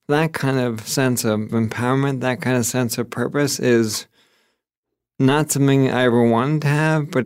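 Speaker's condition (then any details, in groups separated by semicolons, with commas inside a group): ALS; progressing slowly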